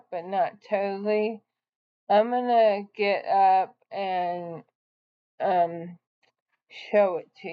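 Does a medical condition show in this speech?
Yes: ALS.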